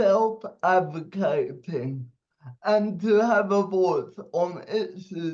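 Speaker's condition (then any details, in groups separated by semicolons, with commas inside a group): Cerebral palsy; fine motor skills severely limited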